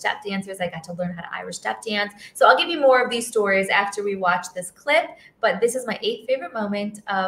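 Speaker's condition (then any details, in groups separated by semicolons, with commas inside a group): No condition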